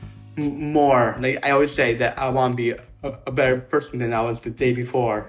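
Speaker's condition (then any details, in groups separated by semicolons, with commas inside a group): Down syndrome; genetic, third copy of chromosome 21, slower learning and work pace, prefers routine, avoids driving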